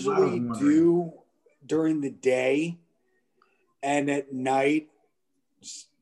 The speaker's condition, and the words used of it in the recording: Aphasia. So even now you have some communication issues.